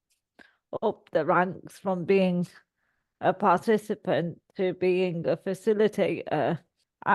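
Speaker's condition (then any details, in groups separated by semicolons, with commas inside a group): Cerebral palsy; all four limbs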